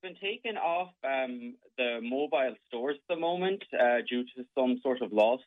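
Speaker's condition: No condition

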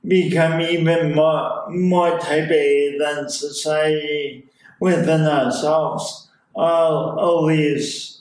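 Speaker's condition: Speech impediment; pronounced speech impediment, several points at once would be even more incomprehensible

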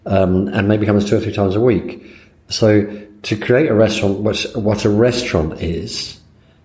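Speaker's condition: No condition

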